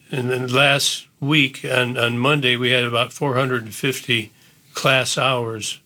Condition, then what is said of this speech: Parkinson's disease. When you start drooling and you're in that stage like I am now, then it's kind of hard, you know.